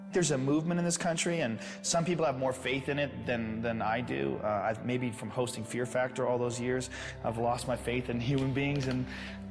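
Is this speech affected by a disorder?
No.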